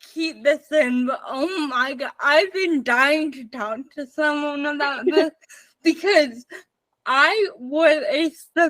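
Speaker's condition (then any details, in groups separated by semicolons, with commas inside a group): Spastic cerebral palsy, mixed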